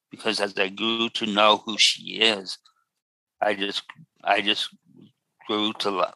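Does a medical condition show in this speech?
Yes: expressive aphasia; caused by second stroke, left-side paralysis and unable to talk at onset, 21 days at Kaiser; can still play cello, paint and write.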